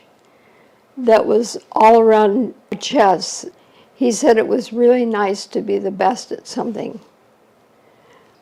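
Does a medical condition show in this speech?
Yes: ALS; shortly after diagnosis.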